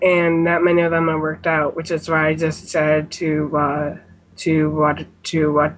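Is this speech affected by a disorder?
Yes: stuttering; stuttering likely since first talking, speech therapy around age seven or eight, none later at parochial schools; no speech therapy as adult, no special techniques used; stuttering obvious to others, lets stutters out without techniques; here repeated sounds, repeated words.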